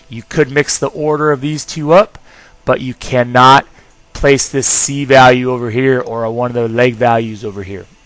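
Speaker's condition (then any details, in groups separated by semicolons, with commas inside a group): No condition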